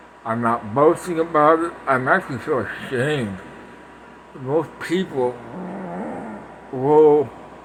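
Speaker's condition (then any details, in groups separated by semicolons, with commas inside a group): Parkinson's; speech impediment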